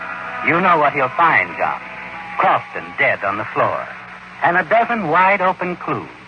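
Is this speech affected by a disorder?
No.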